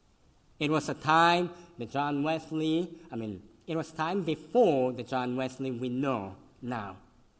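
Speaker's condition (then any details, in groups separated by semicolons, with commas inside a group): Cleft lip and palate; congenital, severe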